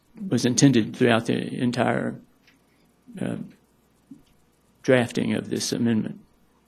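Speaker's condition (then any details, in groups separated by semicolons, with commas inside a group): Parkinson's; may stumble over words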